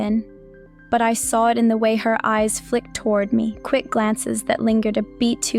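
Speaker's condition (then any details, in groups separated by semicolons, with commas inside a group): No condition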